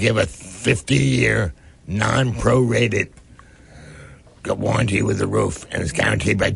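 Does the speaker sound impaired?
Yes: head and neck cancer; stage 4, diagnosed about one year ago, local treatment throughout previous year; recent PET scan found no more cancer.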